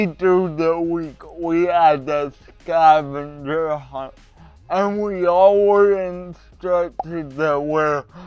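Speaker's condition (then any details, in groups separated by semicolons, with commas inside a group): Cerebral palsy; voice often not understood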